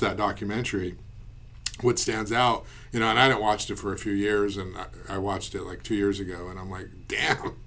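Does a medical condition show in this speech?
No.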